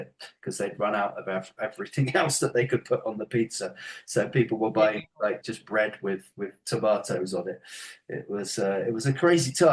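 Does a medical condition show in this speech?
No.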